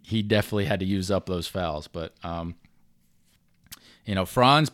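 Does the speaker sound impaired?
No.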